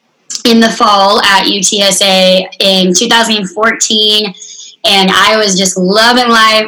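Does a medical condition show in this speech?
Yes: unilateral cleft lip and palate, severe.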